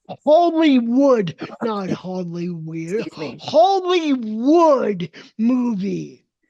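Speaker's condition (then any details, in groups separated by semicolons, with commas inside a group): Cerebral palsy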